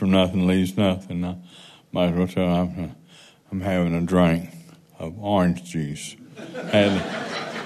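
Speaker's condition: Parkinson's

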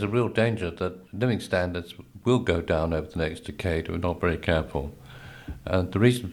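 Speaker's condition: No condition

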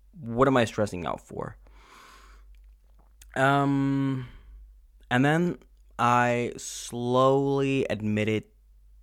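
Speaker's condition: Stuttering when stressed; stress-triggered stuttering, same in German and Turkish; upset during recording, one-take episode with mumbling, mispronunciations; words won't come out, pauses to gather thoughts, can't talk nonstop; prolonged sounds, blocks

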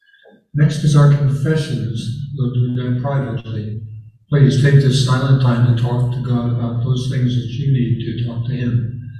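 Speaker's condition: No condition

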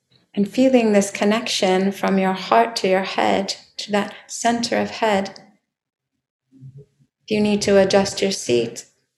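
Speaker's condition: No condition

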